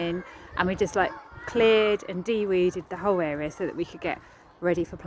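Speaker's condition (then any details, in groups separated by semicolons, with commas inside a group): No condition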